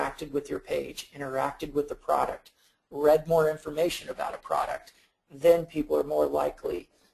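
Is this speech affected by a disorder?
No.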